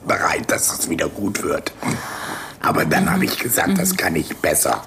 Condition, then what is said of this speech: Laryngectomy. Und wenn ich beim Ausatmen mein Tracheostoma vorne verschließe, also draufdrücke, dann wird die Luft, die aus der Luftröhre raus will, in den Rachen umgeleitet.